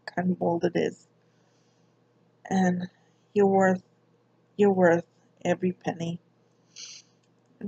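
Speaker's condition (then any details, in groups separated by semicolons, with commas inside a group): Cerebral palsy; speech affected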